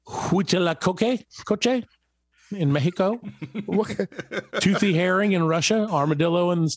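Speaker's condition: No condition

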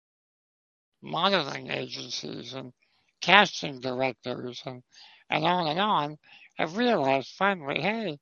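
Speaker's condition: Spinal muscular atrophy type 2; could not type or use computer fast enough

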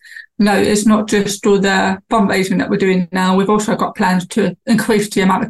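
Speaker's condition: Deafness, lost hearing around age 4; cochlear implant; cochlear implant after university

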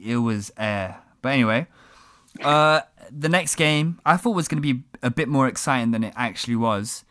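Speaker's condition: No condition

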